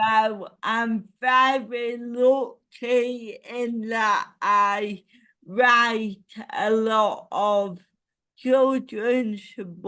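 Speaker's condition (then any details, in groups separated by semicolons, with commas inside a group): Cerebral palsy; ataxic type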